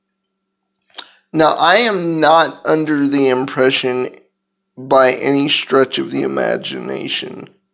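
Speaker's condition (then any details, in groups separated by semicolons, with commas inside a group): Cerebral palsy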